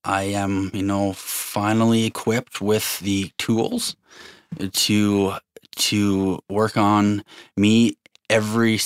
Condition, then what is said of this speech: Stuttering. You know, I spent my whole life not wanting, you know, to, you know, talk because of my stutter.